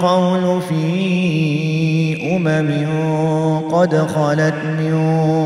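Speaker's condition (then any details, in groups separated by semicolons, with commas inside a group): No condition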